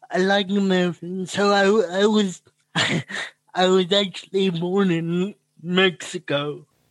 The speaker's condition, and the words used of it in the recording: Cerebral palsy. Well, I'm I'm lucky in that respect because my speaking is um like it's weird.